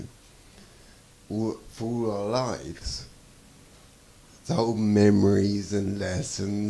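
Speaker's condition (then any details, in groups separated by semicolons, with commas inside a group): Traumatic brain injury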